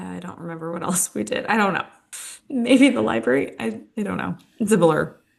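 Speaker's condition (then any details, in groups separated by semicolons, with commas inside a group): No condition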